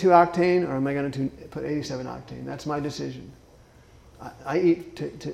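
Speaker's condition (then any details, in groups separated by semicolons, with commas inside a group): Parkinson's disease; exercise beyond comfort zone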